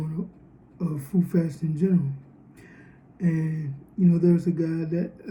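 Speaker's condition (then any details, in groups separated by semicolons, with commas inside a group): Cerebral palsy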